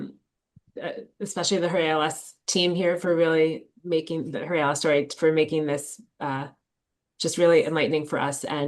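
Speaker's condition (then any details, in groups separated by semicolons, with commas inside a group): No condition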